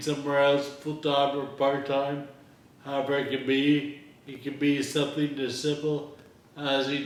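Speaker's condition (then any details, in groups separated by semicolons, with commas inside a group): Friedreich ataxia; inherited; diagnosed at age 12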